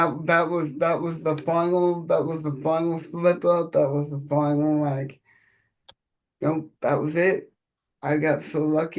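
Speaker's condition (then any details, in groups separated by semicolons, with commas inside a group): Cerebral palsy; present from birth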